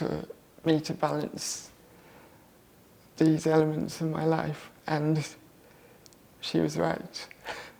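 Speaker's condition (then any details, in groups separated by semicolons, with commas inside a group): Cerebral palsy; left-sided muscle tension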